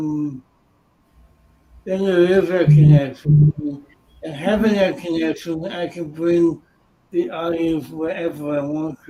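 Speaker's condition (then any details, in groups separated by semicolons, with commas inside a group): Cerebral palsy; from birth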